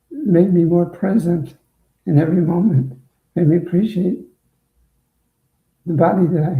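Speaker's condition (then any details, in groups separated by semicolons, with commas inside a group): Parkinson's; voice changed by condition, differs from original and singing voice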